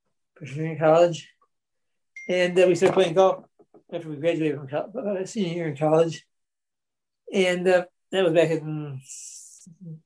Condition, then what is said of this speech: Parkinson's disease. If you had it to do all over and you knew then what you know now with it impacting your speech, would you do deep brain surgery again?